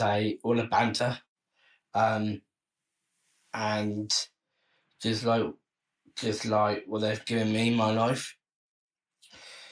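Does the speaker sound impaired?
Yes: Down syndrome.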